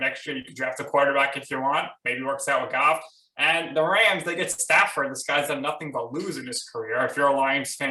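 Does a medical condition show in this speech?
No.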